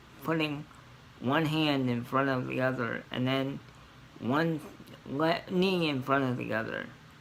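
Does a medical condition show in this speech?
Yes: cerebral palsy; scoliosis.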